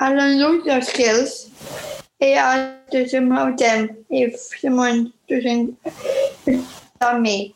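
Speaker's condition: Down syndrome; speech and language therapy growing up; attends communication groups run by speech and language therapists; communication sometimes breaks down, uses alternative ways to get message across

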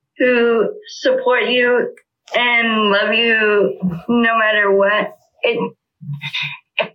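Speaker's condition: Spastic cerebral palsy; walker since age 3

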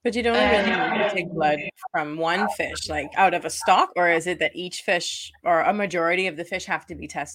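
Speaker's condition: No condition

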